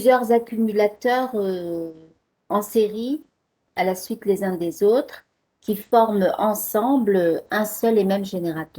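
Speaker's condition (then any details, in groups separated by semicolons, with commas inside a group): No condition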